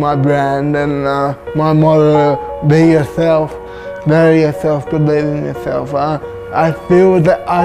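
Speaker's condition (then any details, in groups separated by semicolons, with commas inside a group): Cerebral palsy; from birth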